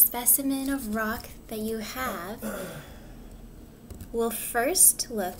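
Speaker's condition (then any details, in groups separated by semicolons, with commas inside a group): No condition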